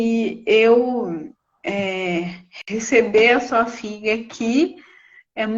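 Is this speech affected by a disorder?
Yes: cerebral palsy.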